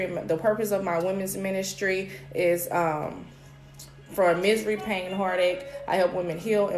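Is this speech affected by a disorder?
No.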